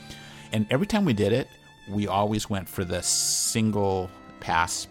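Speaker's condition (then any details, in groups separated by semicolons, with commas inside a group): No condition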